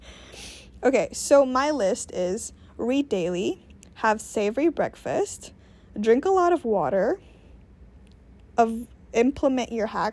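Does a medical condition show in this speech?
No.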